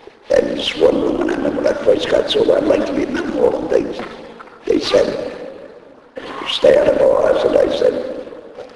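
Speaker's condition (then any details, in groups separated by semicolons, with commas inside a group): Laryngectomy; device placed in throat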